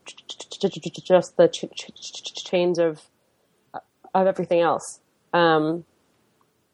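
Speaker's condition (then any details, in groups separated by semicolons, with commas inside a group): Stuttering; mainly repetitions, changes with life changes and stress; more stuttering and new blocks over past few weeks, amid stress, new er job; usually repetitions, recently hard blocks, varies day to day, feels out of control during blocks; repeated sounds, prolonged sounds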